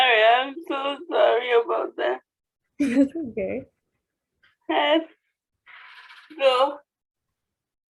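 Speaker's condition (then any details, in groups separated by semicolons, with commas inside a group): Cerebral palsy; limited hand use, works on self-feeding; speech therapy since childhood, gets out of breath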